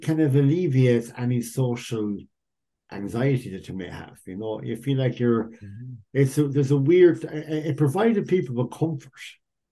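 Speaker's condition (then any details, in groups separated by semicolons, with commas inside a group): Cleft lip and palate; cleft lip and palate present from birth; undergoing orthodontic treatment for aesthetics, jaw surgery coming up shortly, rhinoplasty likely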